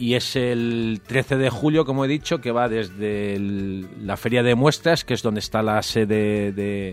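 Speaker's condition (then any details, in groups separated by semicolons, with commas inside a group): No condition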